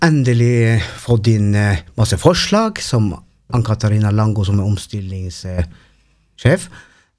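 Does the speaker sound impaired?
No.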